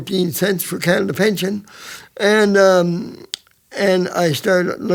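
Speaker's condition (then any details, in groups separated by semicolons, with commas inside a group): Cerebral palsy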